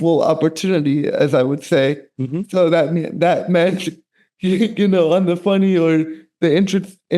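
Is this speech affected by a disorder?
Yes: cerebral palsy; speech affected.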